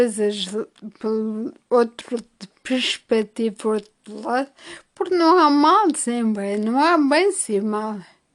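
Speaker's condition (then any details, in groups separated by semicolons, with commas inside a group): Ataxia after brain injury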